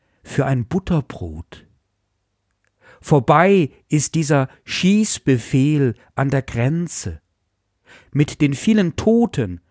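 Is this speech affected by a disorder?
No.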